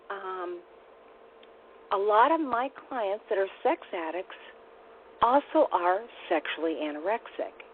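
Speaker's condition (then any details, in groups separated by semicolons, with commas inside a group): No condition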